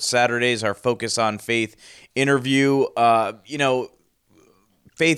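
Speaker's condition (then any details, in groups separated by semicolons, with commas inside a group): No condition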